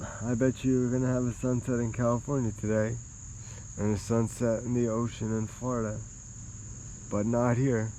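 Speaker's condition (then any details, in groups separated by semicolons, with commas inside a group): Cerebral palsy, spastic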